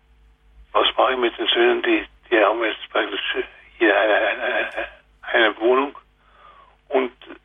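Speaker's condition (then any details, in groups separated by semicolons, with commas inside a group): Parkinson's disease, severe; advanced stage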